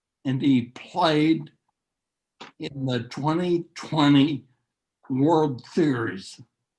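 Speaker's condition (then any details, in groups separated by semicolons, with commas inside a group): Neurological disease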